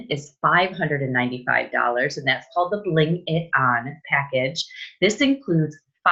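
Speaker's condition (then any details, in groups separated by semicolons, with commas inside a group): No condition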